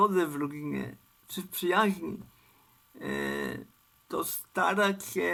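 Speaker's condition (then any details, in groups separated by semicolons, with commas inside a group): Cerebral palsy; uses wheelchair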